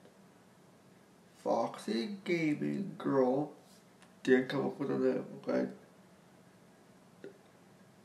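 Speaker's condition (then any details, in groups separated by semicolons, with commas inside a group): Spastic quadriplegic cerebral palsy; spastic quadriplegic, all four limbs, premature birth, contractures; some difficulty speaking, no swallowing or drooling problems, no speech therapy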